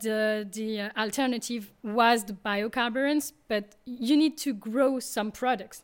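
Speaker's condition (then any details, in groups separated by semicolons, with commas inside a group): No condition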